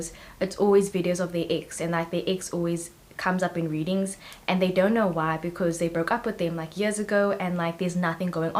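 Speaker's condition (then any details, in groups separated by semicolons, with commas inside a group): No condition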